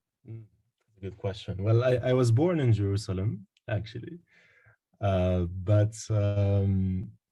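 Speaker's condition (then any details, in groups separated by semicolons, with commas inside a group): No condition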